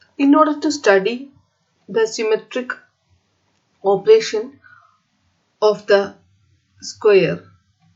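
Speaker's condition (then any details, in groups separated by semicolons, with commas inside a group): No condition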